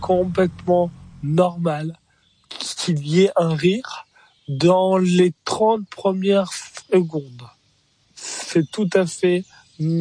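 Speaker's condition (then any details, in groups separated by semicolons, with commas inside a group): Stuttering; self-described as speech disorder not handicap; stumbles over words on stage, acknowledges stumbling, voice left unedited in recording; stumbles over words while performing; prolonged sounds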